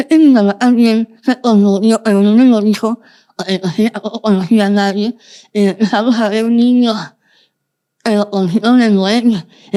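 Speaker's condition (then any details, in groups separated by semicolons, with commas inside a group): Moebius syndrome, congenital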